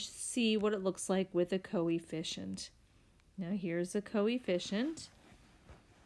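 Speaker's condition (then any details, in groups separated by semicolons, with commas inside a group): No condition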